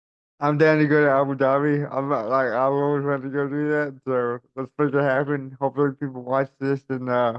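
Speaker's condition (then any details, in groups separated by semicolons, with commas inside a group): Cerebral palsy; caused by stroke at birth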